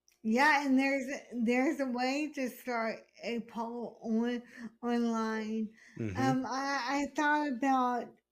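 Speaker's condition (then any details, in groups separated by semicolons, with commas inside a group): Hemiplegic cerebral palsy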